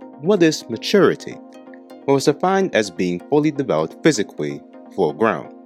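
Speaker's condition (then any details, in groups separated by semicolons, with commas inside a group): No condition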